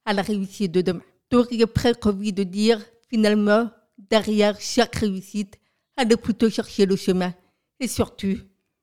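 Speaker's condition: Profound deafness from birth, profound, congenital

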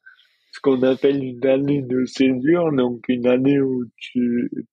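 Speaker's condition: Dystonia; onset in childhood

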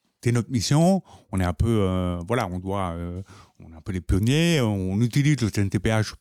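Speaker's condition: Profound deafness from birth, congenital

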